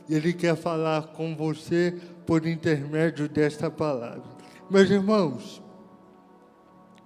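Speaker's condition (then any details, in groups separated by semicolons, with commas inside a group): Cerebral palsy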